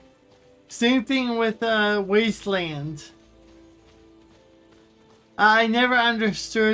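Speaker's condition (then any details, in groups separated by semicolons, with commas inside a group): Cerebral palsy; wheelchair user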